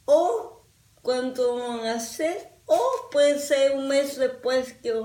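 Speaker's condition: Cerebral palsy; from birth, diagnosed at eight months by specialist doctor Pastor, affects muscles and walking; speech affected, improves with exercise and speech therapy but never normal, sounds drunk, talks a lot

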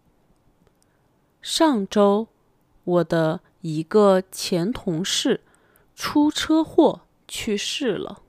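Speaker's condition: No condition

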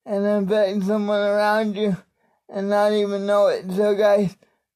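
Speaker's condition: Cerebral palsy; uses wheelchair, races with Angels of America

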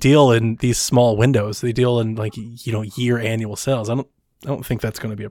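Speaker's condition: No condition

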